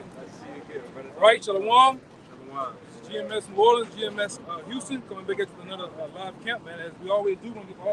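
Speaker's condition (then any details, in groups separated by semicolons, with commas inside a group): No condition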